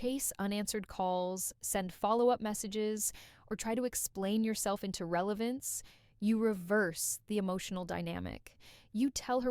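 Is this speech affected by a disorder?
No.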